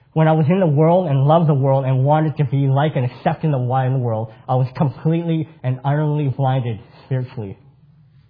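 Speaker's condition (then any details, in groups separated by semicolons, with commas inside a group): Cleft palate; congenital cleft palate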